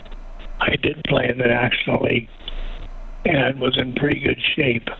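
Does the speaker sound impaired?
Yes: ALS; right arm twitching onset, spread to all limbs, three years before diagnosis, not bulbar; spread to shoulders and breathing, on two of three approved treatments, one for four years; breathing affected, speech slightly affected.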